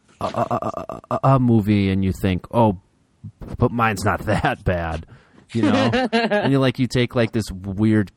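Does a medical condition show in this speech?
Yes: stuttering; works on speaking best, little fear; stutters a lot; here blocks.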